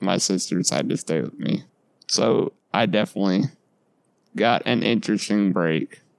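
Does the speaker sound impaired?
Yes: Duchenne muscular dystrophy; lifelong, muscle atrophy and weight loss, muscle and fat lost around tailbone, repositioned in bed by mother; recently saw pulmonologist because breathing felt not right.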